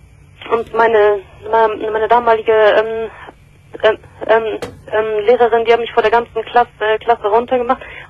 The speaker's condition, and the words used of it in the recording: Stuttering. Aber wirklich, wenn man etwas stottert und dann sich im Fernsehen und Radio vor so vielen Menschen äußert, finde ich aber ganz toll.